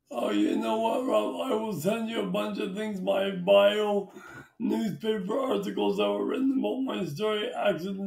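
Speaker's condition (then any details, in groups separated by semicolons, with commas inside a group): Traumatic brain injury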